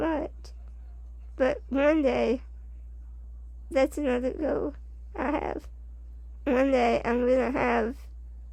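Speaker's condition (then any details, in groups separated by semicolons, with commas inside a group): Spinal muscular atrophy type 2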